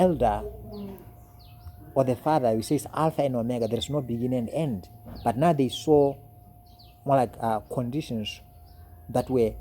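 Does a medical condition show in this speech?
No.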